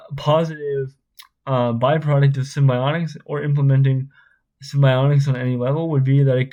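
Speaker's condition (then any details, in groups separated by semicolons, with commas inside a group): Spastic cerebral palsy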